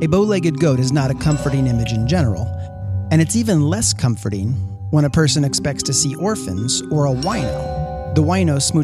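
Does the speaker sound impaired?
No.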